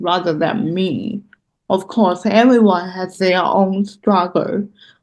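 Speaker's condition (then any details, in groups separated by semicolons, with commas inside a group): Cerebral palsy; loss of muscle control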